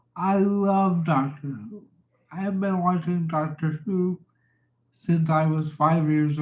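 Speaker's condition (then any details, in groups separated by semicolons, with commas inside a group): Cerebral palsy; from birth, cannot type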